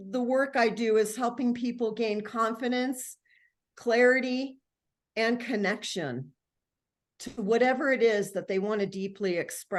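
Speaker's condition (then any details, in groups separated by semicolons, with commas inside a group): No condition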